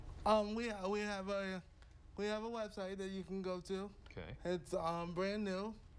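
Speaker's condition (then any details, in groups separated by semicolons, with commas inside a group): Cerebral palsy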